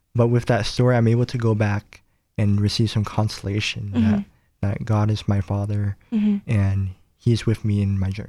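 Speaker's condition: Cleft palate; nose and lip

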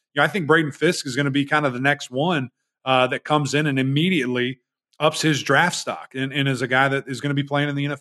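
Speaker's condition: No condition

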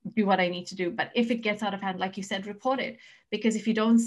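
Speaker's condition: No condition

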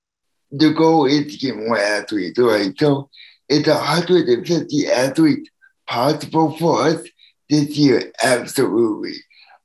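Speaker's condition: Cerebral palsy; needs help from others

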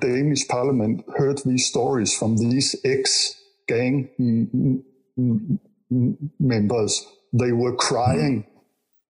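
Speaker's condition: Stuttering; developmental stutter since learning to talk, in youth some years almost unable to speak; still stutters, sometimes hard, last half year working with American Institute of Stuttering; stuttering unpredictable; prolonged sounds, blocks

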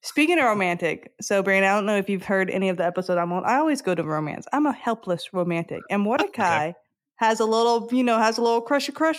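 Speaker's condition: No condition

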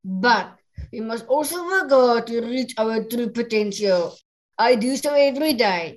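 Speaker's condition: Down syndrome; English is second language

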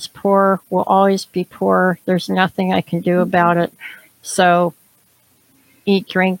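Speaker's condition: Cleft palate, severe

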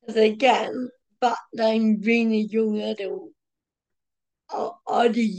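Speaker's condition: Cerebral palsy; born medically dead, mild walking wobble

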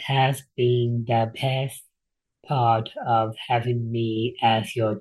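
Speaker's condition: Down syndrome; present from birth

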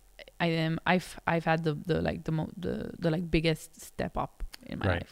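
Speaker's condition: Stammer; onset age 3, psychological per speaker, speech therapy in childhood and from 15, Joseph Ajus public speaking course; largely overcome in English, still more obvious in Italian after 3 years speaking it; used to be slower, getting stuck, worse when nervous, insecure or listener impatient; repeated sounds, repeated words

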